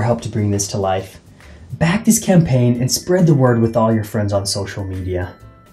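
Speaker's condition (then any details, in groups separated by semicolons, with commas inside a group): No condition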